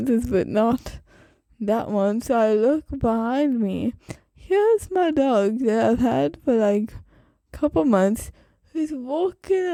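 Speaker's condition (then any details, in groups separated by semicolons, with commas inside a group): Cerebral palsy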